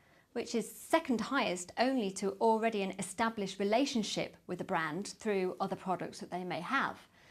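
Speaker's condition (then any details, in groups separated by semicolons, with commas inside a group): No condition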